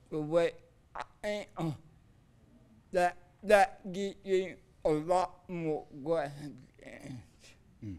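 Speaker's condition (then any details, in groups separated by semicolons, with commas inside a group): Cerebral palsy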